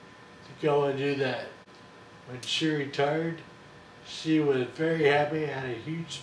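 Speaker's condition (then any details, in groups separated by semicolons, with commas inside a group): Friedreich's ataxia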